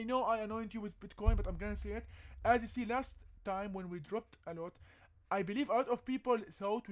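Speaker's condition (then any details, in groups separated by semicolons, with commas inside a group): No condition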